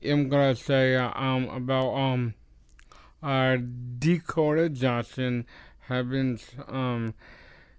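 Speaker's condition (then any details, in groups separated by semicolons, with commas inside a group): Down syndrome; known before age three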